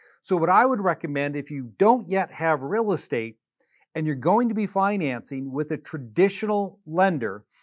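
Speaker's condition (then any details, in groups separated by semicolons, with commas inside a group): No condition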